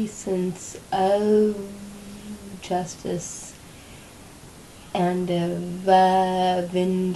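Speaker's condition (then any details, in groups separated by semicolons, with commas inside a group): Cerebral palsy; from birth, weak right side, muscle spasms; medical cannabis for spasticity; stutter-like speech spasms from muscle spasms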